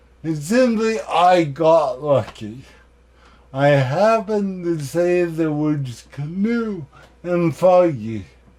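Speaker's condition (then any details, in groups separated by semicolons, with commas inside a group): Cerebral palsy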